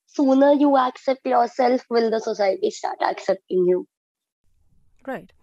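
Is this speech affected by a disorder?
Yes: cleft lip and palate; multiple surgeries.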